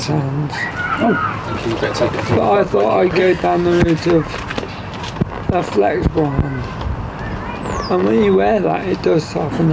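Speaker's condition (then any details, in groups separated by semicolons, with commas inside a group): Motor neurone disease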